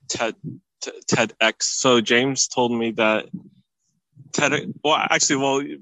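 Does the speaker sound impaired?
Yes: stuttering; stuttering since at least high school; here repeated sounds.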